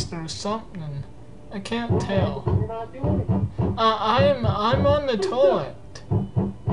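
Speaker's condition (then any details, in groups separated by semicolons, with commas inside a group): Cerebral palsy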